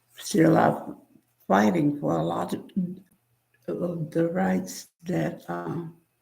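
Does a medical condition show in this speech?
Yes: spinal neurosarcoidosis.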